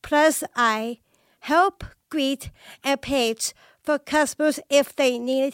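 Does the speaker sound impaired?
Yes: Down syndrome.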